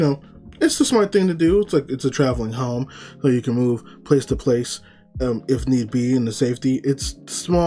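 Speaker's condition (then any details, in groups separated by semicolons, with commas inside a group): No condition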